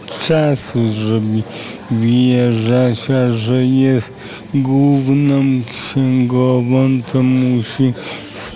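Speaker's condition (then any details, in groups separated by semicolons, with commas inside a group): Aphasia; acquired after accident, severe brain injury, prolonged unconsciousness, 1% survival odds, whole body paralysed after waking; age 39, right-sided weakness, walks with crutch, pool treatments at Lądek-Zdrój, earlier rehabilitation in Konstancin; no speech for about five years after regaining consciousness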